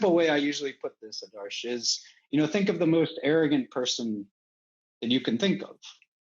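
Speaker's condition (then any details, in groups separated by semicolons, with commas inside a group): No condition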